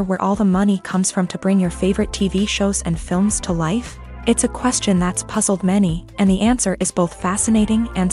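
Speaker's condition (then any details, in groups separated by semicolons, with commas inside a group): No condition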